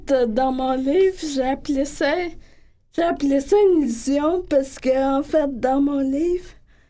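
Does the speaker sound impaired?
Yes: Friedreich's ataxia; diagnosed at age 15, now age 30, progressive.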